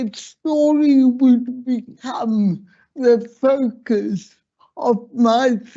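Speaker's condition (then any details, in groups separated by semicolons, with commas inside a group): Slurred speech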